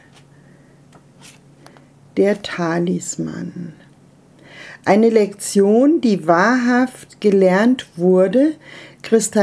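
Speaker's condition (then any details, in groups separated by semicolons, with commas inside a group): No condition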